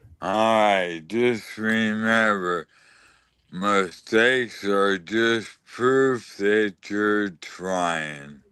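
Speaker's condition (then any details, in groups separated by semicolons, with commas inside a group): ALS; one leg affected, leg brace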